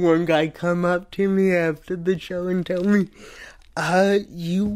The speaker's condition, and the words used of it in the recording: Cerebral palsy. I think, I can only speak for me, because I can't do voices.